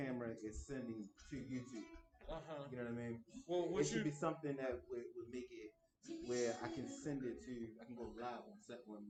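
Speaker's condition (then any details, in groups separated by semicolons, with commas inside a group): No condition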